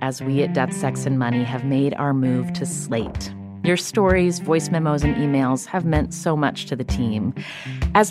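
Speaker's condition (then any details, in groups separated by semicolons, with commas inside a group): No condition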